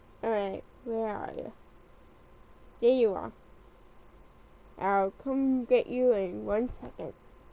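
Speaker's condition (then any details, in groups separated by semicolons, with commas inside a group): Cerebral palsy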